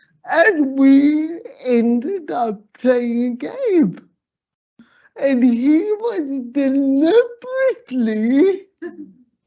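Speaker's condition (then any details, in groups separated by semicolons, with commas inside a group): Slurred speech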